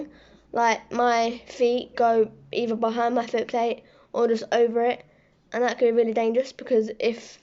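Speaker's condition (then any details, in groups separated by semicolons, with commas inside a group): No condition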